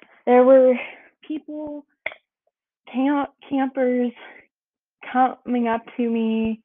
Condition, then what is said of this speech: Stuttering. It's just my mouth stumbling on words.